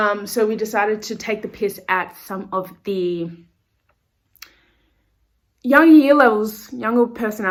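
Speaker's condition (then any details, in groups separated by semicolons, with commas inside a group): No condition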